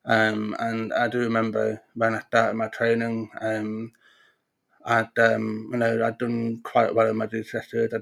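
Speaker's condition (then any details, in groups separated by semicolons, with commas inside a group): Profound deafness; congenital profound deafness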